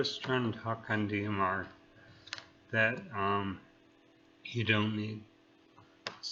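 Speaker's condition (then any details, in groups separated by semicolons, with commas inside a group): Neurological disease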